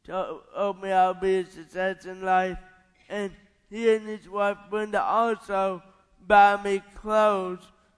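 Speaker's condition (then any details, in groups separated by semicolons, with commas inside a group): Cerebral palsy; white plastic braces on both legs in childhood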